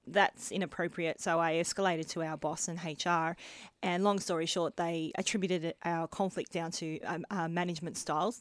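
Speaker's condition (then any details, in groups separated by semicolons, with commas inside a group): Bilateral cleft lip and palate; adult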